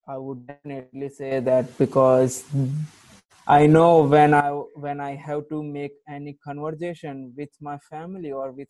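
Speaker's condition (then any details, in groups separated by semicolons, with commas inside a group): Stammering; severe stammering since childhood, about two decades, earlier speech therapy and homeopathic medicines failed; improved after Pro 90D coaching with Michael Williams, daily practice, meditation, affirmations, breathing, airflow linking; formerly got stuck in particular situations, fumbled a lot, change felt after 2-3 months; repeated words, prolonged sounds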